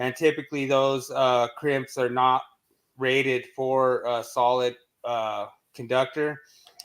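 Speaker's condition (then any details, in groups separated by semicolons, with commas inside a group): No condition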